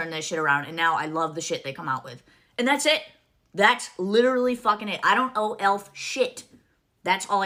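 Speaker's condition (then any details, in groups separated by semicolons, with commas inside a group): No condition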